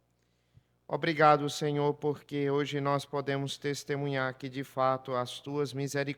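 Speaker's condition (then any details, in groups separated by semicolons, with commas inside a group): No condition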